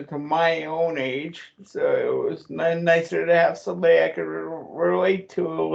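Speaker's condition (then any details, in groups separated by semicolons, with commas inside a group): Cerebral palsy; voice goes up and down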